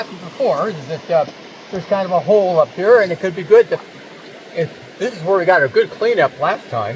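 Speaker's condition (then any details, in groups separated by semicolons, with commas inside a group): No condition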